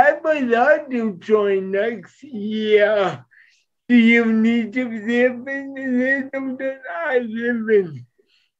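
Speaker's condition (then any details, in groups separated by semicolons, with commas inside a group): Cerebral palsy; present from birth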